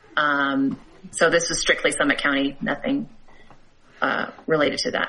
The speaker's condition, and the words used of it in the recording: None; typical speech.